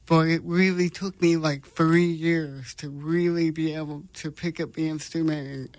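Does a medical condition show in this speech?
Yes: cerebral palsy; congenital, paralyzed left hand, 10 corrective left foot surgeries, 9 screws, steel plate in foot.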